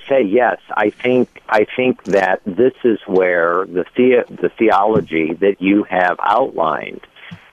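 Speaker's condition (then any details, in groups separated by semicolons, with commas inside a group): No condition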